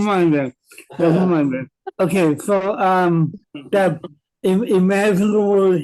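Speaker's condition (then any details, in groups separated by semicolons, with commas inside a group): Cerebral palsy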